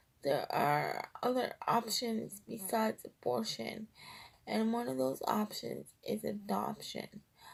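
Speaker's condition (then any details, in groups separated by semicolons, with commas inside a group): Cerebral palsy, triplegia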